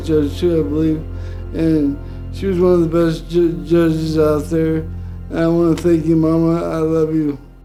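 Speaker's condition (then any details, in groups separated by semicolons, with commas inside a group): Brain injury; effects began around age 50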